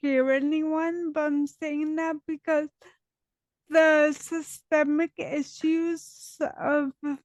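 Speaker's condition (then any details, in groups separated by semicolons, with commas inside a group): Dystonia; dystonia from infancy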